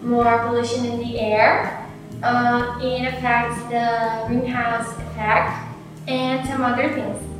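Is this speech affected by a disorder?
No.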